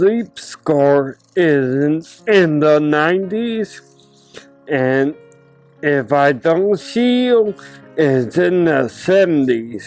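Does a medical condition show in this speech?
Yes: neurological disorder; ataxia.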